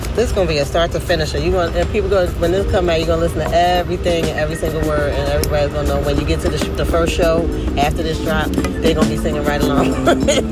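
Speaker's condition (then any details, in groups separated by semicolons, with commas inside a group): No condition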